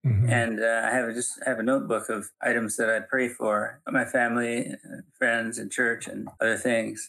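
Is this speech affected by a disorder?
Yes: Parkinson's; Parkinson's diagnosed about 6.5 years earlier, gradually somewhat worse, not debilitating; handwriting difficult, typing less accurate, things slower, still able to function; still teaching and speaking publicly.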